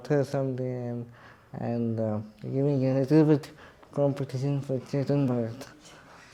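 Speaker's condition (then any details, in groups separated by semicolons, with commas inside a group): Cerebral palsy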